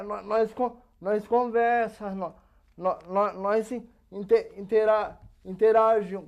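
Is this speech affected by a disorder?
Yes: cerebral palsy; age 27.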